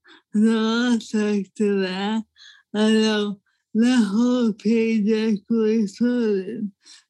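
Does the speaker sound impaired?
Yes: ALS; diagnosed as a young woman.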